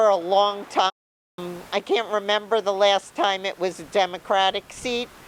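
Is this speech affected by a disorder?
No.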